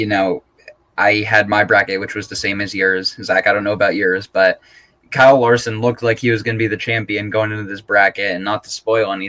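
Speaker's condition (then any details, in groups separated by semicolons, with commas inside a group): No condition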